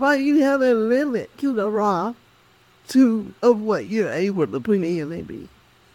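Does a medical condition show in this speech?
Yes: cerebral palsy; speech affected.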